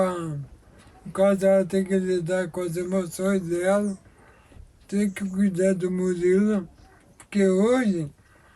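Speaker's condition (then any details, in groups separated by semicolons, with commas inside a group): Amyotrophic lateral sclerosis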